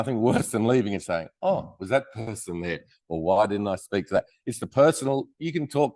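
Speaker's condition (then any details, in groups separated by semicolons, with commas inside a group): No condition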